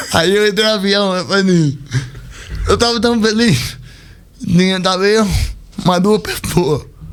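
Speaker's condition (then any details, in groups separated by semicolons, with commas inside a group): Cerebral palsy; speech not normal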